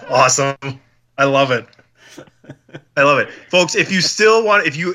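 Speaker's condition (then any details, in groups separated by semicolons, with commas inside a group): No condition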